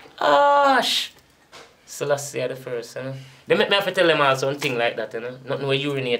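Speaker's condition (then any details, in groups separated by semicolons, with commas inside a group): No condition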